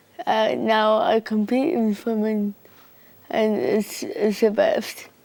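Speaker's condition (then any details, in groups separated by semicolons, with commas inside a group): Cerebral palsy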